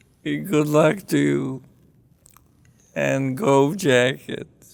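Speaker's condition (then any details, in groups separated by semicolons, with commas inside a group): ALS; progressive, weakening limbs and breathing muscles; wheelchair and ventilator dependent, round-the-clock attendant; voice unreliable, cannot speak in real time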